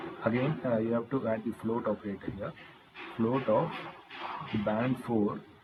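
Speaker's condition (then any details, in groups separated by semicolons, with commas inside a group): No condition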